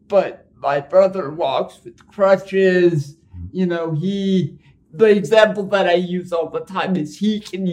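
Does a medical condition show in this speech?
Yes: cerebral palsy; ride-sharing like Uber an obstacle.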